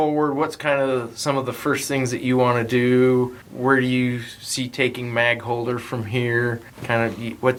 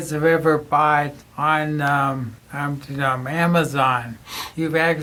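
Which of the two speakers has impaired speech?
The second: ALS; investigational therapies; voice gone, dysarthria.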